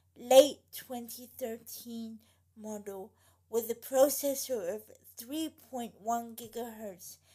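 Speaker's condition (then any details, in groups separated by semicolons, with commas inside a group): Cerebral palsy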